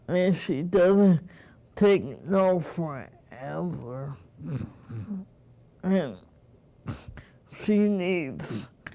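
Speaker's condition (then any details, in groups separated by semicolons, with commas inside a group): Cerebral palsy; present from birth, premature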